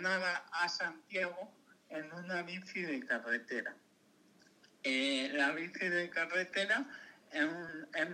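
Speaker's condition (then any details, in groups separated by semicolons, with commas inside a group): Cerebral palsy; lifelong physical motor disability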